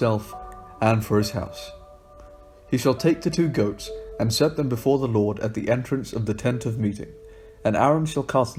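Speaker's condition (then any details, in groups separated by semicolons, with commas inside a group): No condition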